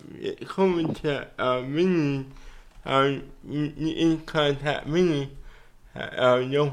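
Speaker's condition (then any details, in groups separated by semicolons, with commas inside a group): Cerebral palsy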